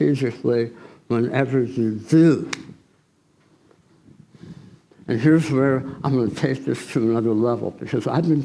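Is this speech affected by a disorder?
Yes: tongue cancer surgery.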